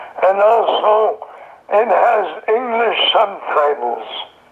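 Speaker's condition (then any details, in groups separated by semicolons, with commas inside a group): Throat cancer; survivor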